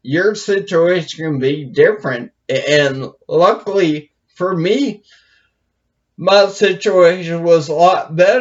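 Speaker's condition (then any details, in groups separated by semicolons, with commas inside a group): Brain injury; speech affected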